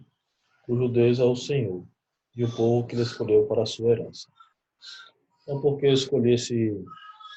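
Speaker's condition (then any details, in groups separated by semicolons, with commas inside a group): No condition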